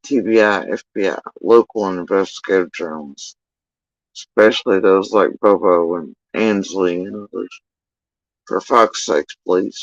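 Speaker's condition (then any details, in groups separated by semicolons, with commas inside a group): Facial paralysis after surgery; tongue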